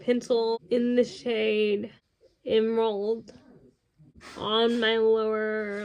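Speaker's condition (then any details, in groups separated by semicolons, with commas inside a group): Cerebral palsy; congenital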